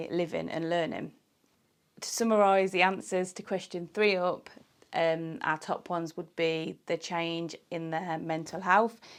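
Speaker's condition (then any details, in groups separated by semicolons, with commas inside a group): No condition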